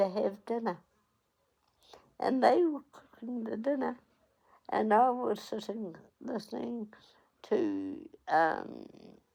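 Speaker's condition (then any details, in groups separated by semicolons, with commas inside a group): Cerebral palsy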